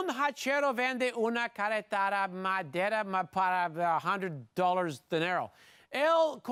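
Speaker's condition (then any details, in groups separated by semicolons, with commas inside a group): No condition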